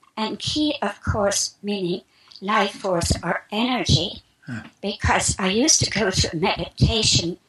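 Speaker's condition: Spasmodic dysphonia; about 3 years since onset

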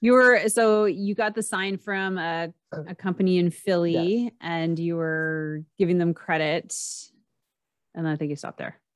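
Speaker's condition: No condition

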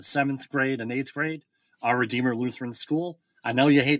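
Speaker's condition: Bilateral cleft lip and palate

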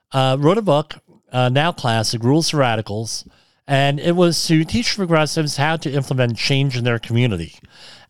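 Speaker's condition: Cleft lip and palate

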